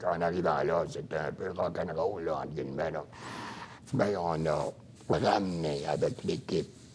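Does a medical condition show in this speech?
Yes: throat cancer, voice prosthesis; speaks with voice prosthesis for 10 years.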